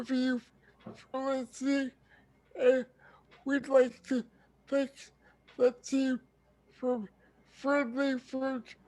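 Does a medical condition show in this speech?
Yes: cerebral palsy.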